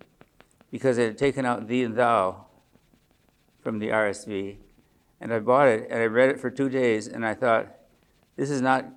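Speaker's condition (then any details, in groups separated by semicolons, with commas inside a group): Parkinson's disease; age 74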